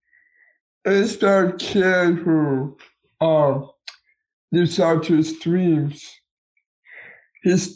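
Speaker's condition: Down syndrome

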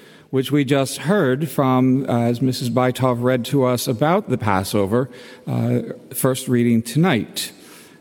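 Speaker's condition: No condition

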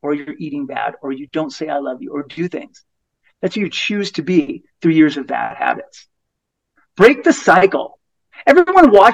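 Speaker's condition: No condition

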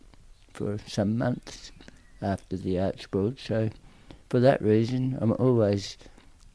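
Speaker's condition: Tongue cancer; aggressive tongue cancer

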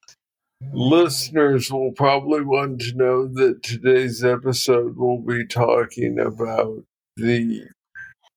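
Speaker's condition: Parkinson's disease, young onset; diagnosed at 35, deep brain stimulation implant, non-rechargeable battery

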